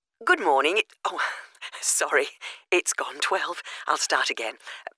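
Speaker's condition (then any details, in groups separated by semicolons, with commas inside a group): No condition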